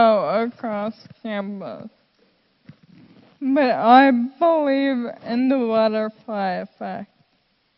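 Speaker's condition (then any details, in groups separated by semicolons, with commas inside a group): Friedreich's ataxia; progressive, genetic, affects heart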